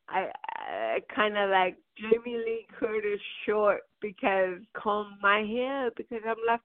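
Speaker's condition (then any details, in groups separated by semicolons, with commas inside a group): Cerebral palsy; birth onset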